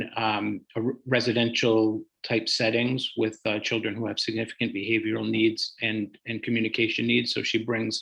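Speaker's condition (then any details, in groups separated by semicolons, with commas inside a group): No condition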